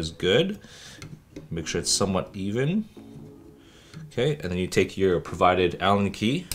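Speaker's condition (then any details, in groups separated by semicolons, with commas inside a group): No condition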